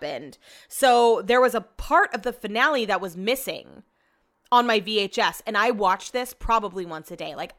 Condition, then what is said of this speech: None; typical speech.